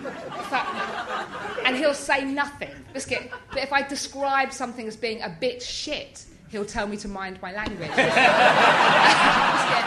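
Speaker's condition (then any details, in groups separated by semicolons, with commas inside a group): Tourette's; tics since about age six, neurological, believed inherited, intensified in early 20s, no wish for pill to stop tics; tics much more noticeable than in childhood, tics fluctuate and change over time; swearing tics like fuck it, random word tics like hedgehog, salad, geronimo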